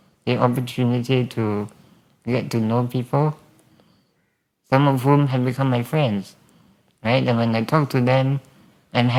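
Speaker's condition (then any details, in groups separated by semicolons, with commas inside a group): Spinal muscular atrophy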